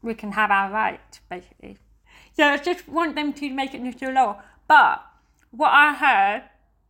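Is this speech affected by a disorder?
Yes: deafness; lip reads all day among hearing people.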